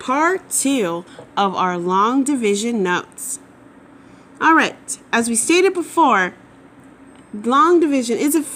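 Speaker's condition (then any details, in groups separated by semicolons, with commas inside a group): No condition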